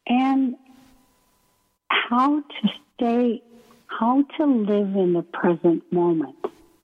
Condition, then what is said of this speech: ALS (motor neuron disease). So my breathing is affected by the ALS. The muscles make it hard to breathe and also make it hard to speak.